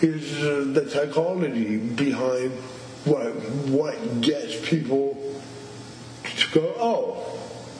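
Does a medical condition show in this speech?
Yes: stuttering; stuttering since at least teenage years, also cerebral palsy, which compounds things; has had long disfluent moments on own name; here prolonged sounds.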